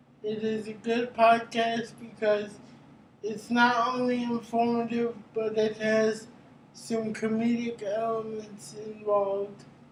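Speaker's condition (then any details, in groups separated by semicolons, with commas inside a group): Cerebral palsy; brain injury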